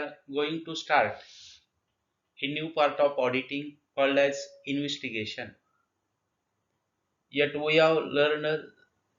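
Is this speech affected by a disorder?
No.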